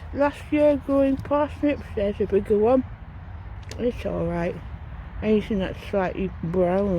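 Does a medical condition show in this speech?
Yes: tongue cancer, partial glossectomy.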